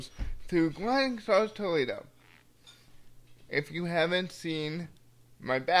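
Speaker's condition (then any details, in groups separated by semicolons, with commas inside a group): Cerebral palsy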